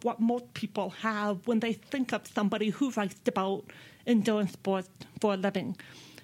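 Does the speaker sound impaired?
Yes: deafness; speaks with own voice.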